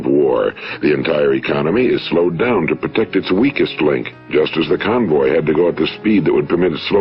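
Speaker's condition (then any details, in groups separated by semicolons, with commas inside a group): No condition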